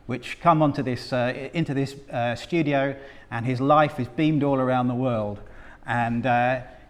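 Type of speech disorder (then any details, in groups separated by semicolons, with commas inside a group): None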